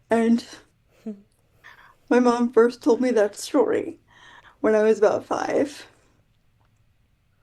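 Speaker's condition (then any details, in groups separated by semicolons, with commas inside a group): Quadriplegic cerebral palsy; quadriplegic, birth oxygen lack and brain bleed, spasticity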